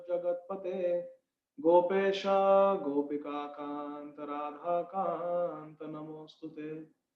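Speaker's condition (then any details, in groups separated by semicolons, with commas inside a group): No condition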